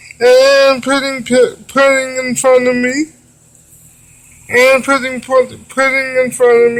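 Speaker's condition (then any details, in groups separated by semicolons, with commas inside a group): Cerebral palsy; wheelchair user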